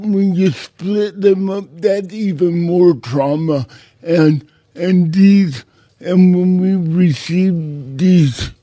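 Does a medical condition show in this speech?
Yes: cerebral palsy; congenital, uses a wheelchair, cannot write own name, able to drive a car; in a wheelchair at recording; self-described as not having a radio voice, says not drunk.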